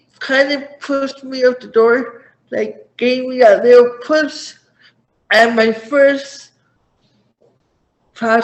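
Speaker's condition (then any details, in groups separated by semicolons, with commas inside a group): Cerebral palsy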